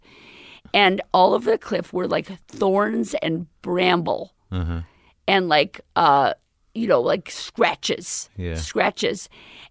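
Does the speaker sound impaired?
Yes: vocal cord paralysis; permanent left vocal cord paralysis after near-fatal pneumonia, intubation, tracheostomy, feeding tube, over 2 years ago; current voice temporary after recent surgery, swallowing still hard.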